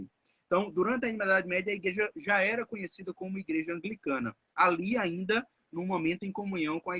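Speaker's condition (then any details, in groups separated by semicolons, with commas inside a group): No condition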